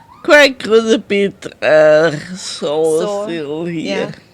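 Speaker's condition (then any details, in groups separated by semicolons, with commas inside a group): Multiple sclerosis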